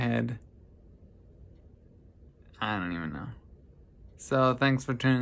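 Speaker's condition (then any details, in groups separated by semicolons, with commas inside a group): Traumatic brain injury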